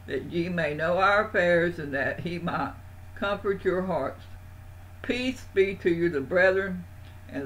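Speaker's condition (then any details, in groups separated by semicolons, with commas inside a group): Parkinson's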